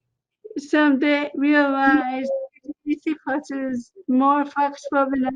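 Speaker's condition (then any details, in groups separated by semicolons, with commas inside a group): Cerebral palsy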